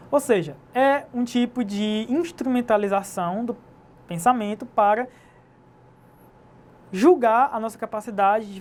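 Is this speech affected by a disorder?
No.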